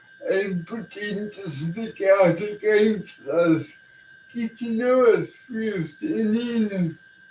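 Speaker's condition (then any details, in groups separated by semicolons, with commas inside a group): Cerebral palsy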